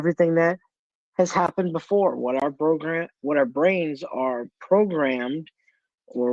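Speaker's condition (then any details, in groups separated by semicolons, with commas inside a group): No condition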